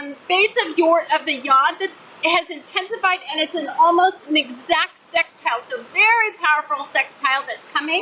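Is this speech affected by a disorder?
No.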